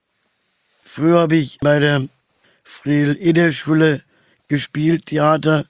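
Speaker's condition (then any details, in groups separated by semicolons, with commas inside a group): Down syndrome; trisomy 21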